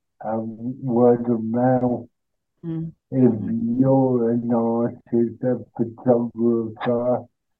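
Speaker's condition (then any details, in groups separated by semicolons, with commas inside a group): Cerebral palsy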